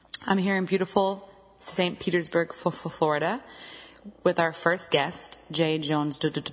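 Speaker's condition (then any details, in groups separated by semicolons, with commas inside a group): No condition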